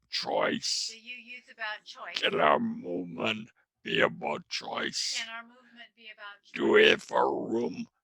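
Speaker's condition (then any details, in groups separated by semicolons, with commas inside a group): Traumatic brain injury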